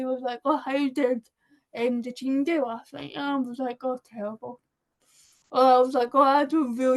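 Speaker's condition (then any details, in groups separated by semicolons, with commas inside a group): Cerebral palsy; birth trauma, eight weeks in infant ICU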